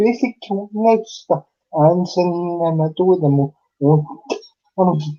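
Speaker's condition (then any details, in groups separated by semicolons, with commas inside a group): Cerebral palsy; unable to walk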